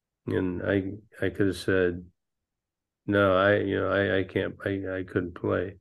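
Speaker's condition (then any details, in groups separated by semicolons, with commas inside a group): Parkinson's disease; pickleball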